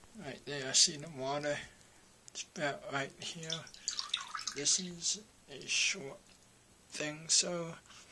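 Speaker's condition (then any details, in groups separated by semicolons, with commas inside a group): Cerebral palsy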